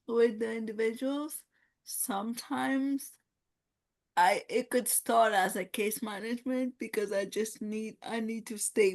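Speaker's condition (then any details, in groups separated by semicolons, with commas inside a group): Cerebral palsy; no gross or fine motor skills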